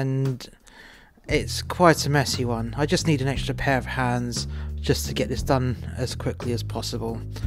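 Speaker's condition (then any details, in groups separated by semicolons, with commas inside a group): No condition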